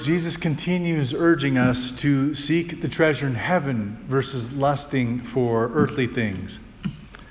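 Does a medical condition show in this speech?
No.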